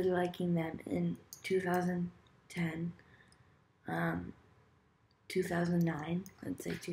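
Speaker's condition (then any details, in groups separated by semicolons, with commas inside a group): Cerebral palsy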